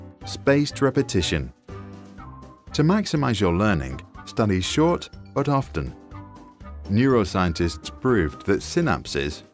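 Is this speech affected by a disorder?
No.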